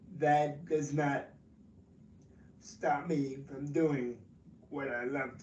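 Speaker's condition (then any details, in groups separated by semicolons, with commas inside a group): Cerebral palsy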